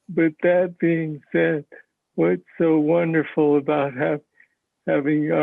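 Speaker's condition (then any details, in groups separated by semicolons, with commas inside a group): Parkinson's disease; speech sounds like mush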